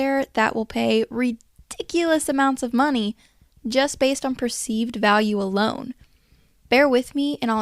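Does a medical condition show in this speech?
No.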